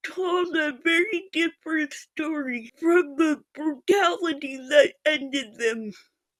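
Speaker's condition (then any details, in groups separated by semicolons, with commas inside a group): Physical speech impairment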